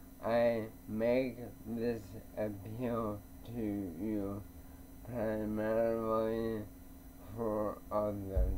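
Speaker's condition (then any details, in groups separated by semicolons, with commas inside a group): ALS; bulbar onset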